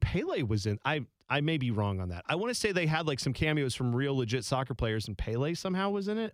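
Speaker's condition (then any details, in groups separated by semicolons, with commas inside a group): No condition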